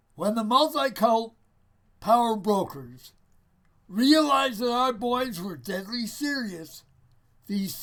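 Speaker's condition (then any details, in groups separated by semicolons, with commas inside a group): Parkinson's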